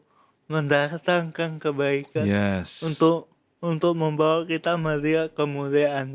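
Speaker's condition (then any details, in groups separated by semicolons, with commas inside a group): Cerebral palsy; from birth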